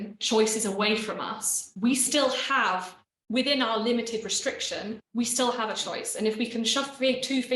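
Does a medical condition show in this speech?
No.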